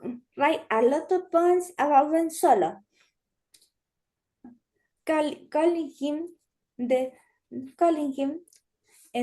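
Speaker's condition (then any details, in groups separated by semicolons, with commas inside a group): Cerebral palsy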